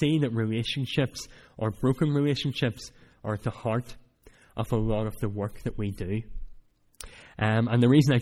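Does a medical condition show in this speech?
Yes: cleft palate; speech not that clear at times.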